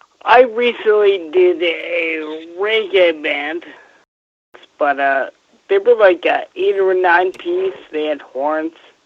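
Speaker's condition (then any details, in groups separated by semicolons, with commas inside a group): Friedreich's ataxia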